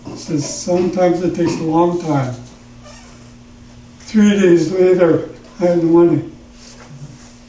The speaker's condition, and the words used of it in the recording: Parkinson's disease. You'll have to excuse me, but I have trouble in my throat.